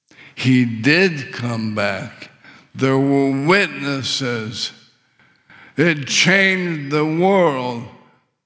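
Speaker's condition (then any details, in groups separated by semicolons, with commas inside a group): ALS; couldn't breathe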